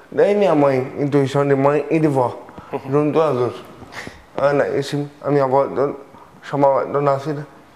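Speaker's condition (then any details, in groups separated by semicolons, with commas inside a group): Cerebral palsy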